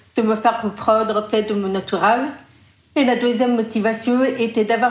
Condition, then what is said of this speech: Deafness. Je lui parle avec une voix, cette voix qui peut être drôle, vous me mal à l'aise.